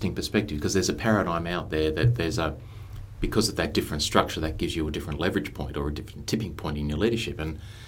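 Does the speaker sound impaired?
No.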